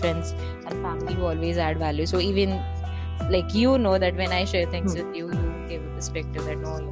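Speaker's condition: No condition

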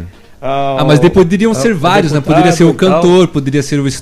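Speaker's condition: No condition

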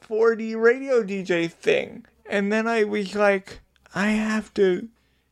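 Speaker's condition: Cerebral palsy; limited outdoor play in childhood

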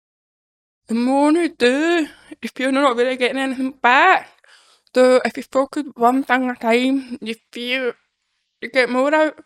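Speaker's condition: Deafness; congenital deafness, born deaf

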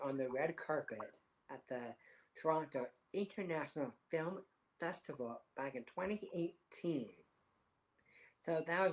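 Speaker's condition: Down syndrome; disability since childhood

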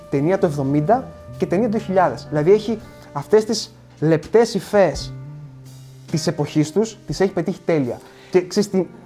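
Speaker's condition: No condition

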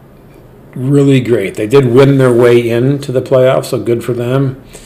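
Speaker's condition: No condition

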